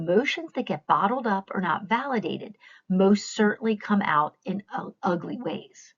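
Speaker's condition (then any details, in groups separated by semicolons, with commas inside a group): No condition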